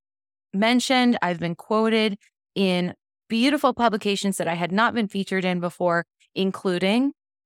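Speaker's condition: No condition

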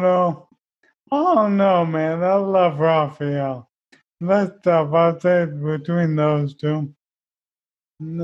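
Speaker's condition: ALS; wheelchair built, arriving in about a week; still speaks but less coherent and audible, will later type everything out

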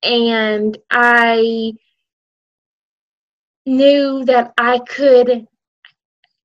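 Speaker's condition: Stuttering; childhood onset, school speech therapy since learning to talk, Lamar University clinic therapy from senior year, age 19; stutters openly; prolonged sounds, blocks

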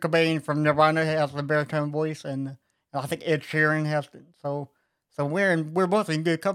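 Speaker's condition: Cerebral palsy; very low baritone voice

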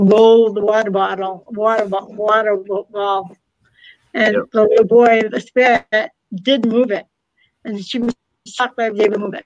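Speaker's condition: Hard of hearing, cochlear implant

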